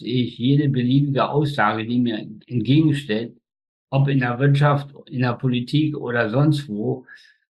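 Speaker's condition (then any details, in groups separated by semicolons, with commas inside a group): Spastic tetraparesis; all four limbs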